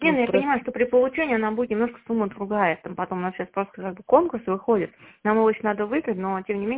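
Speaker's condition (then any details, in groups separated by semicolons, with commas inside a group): No condition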